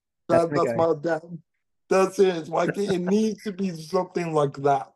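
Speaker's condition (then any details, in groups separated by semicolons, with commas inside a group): Cerebral palsy; able to speak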